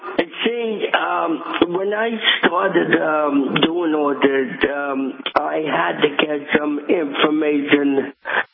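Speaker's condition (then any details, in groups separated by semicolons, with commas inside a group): Cerebral palsy; has walked New York City marathon 8 times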